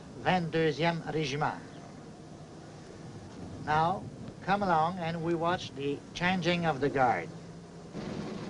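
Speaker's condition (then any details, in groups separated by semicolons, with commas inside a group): No condition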